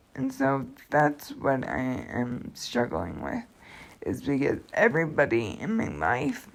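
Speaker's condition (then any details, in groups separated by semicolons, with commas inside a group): Cerebral palsy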